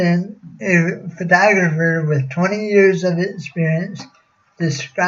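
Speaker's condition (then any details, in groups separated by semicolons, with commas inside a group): Cerebral palsy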